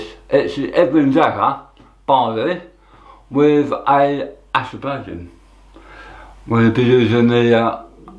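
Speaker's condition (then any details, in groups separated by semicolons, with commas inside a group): Tongue cancer; half tongue removed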